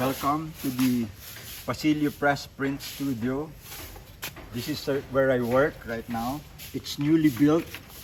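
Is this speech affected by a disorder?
No.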